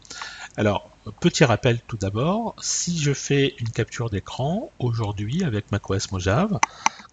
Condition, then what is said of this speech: No condition.